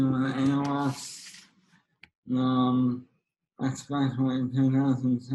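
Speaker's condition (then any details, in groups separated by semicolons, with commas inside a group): ALS; young onset, slow progressor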